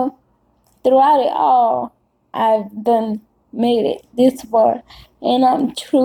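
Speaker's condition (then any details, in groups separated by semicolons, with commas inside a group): Cerebral palsy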